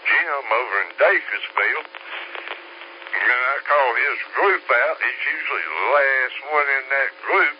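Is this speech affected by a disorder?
Yes: slurred speech; stroke 3 years ago.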